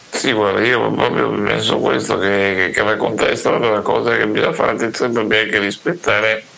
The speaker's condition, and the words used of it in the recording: Muscular dystrophy. Per esempio io utilizzo anche un ventilatore per la respirazione che lo utilizzo anche di giorno e grazie a quello io comunque riesco a parlare